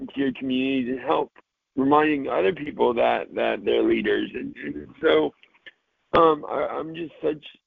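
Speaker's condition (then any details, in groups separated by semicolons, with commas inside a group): Cerebral palsy, mild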